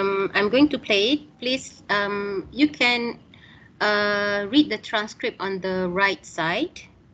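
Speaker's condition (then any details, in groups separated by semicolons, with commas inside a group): No condition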